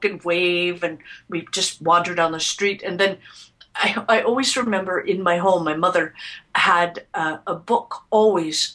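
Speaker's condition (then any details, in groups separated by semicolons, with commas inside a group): No condition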